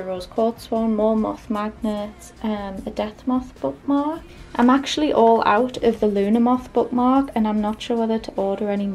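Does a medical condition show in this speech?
No.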